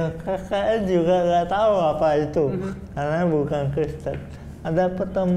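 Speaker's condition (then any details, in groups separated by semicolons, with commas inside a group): Cerebral palsy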